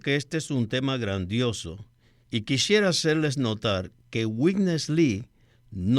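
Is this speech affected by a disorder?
No.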